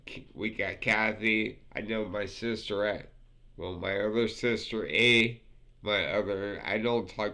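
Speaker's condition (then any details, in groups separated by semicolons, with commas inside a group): Multiple sclerosis; affects fingers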